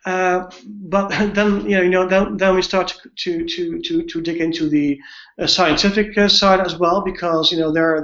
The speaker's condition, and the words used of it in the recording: Stuttering. So, but in my case, I guess it's really primarily cluttering because